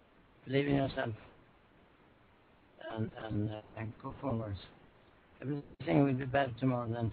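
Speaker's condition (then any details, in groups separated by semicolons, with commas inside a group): Parkinson's disease; about 1,100 mg daily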